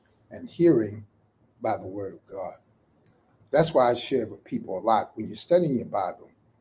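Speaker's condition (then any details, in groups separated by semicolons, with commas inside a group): No condition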